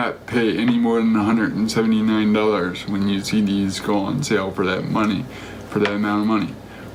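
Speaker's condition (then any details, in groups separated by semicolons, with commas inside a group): Cerebral palsy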